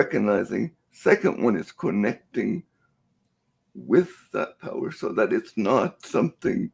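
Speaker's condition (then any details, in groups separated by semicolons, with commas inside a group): Cerebral palsy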